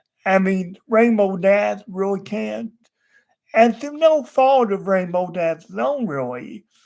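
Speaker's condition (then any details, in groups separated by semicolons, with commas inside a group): Cerebral palsy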